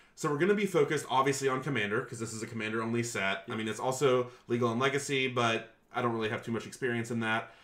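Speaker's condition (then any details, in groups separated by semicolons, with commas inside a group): No condition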